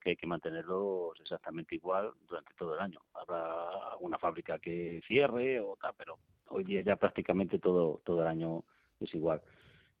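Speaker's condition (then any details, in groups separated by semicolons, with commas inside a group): No condition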